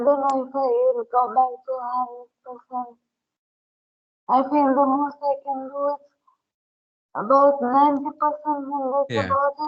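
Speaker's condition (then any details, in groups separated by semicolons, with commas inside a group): Brain injury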